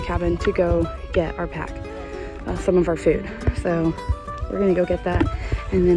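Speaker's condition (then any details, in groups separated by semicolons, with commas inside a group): No condition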